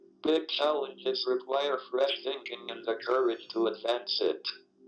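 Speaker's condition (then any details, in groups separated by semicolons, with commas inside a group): ALS, speech-generating device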